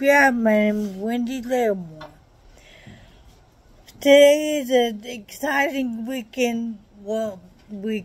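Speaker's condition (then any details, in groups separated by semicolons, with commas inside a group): Traumatic brain injury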